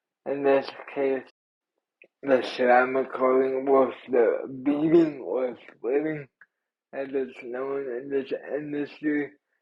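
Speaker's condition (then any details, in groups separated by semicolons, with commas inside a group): Cerebral palsy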